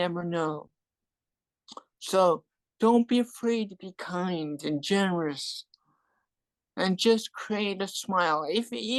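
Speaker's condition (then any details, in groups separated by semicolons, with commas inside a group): Cerebral palsy; from birth, hearing loss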